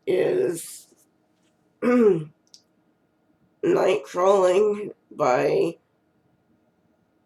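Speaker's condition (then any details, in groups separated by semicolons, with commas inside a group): Cerebral palsy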